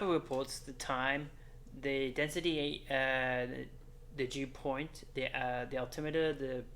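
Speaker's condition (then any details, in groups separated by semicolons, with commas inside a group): No condition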